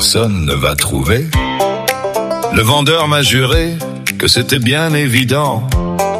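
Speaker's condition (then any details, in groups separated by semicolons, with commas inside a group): No condition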